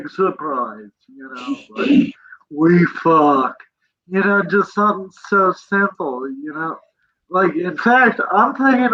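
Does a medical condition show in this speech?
Yes: cerebral palsy; present from birth.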